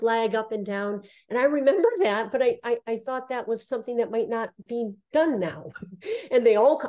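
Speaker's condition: Cleft lip and palate; congenital

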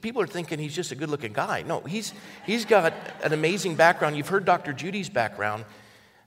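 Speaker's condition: No condition

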